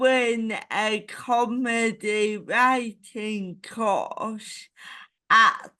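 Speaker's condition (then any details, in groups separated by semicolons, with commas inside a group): Cerebral palsy; ataxic type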